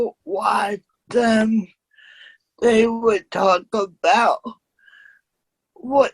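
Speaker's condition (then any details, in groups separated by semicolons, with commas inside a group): Cerebral palsy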